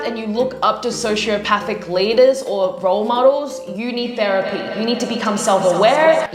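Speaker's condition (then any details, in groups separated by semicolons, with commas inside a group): No condition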